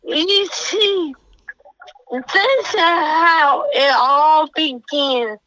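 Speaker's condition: Cerebral palsy; doctor told mother of diagnosis

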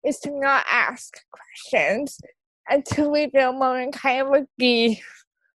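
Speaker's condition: Cerebral palsy; wheelchair use

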